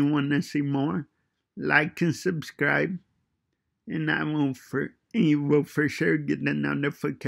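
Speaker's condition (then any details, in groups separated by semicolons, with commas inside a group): Cerebral palsy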